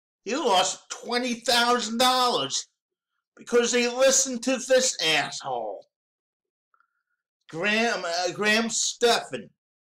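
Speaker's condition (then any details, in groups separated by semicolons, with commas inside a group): Cerebral palsy; present from birth; hard to speak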